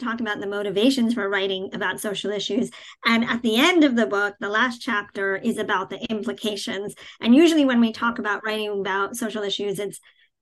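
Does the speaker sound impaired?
Yes: cleft palate, cleft palate without cleft lip.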